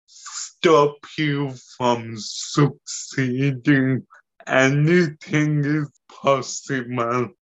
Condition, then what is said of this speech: Ataxia. It affects the speech, the movement, hand movement, and like daily activities and tasks.